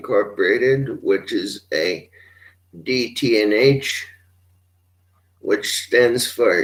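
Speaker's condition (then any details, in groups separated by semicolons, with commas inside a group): Cerebral palsy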